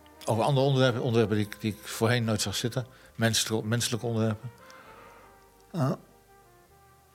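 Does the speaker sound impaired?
Yes: Parkinson's disease; progressive incurable Parkinson's disease.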